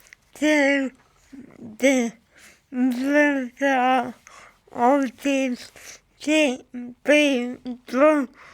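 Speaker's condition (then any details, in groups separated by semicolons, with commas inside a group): Cerebral palsy; from birth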